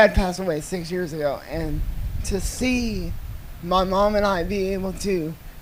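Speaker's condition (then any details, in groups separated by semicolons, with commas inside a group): Cerebral palsy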